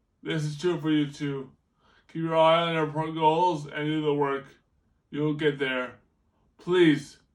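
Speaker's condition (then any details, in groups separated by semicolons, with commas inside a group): Brain injury; relearned talking, dysarthria, words hard to pronounce, hard to understand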